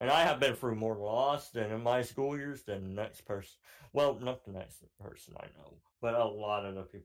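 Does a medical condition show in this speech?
Yes: cleft palate; cleft palate since childhood.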